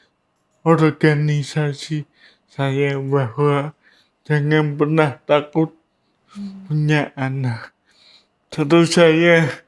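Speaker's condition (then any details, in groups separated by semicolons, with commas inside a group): Cerebral palsy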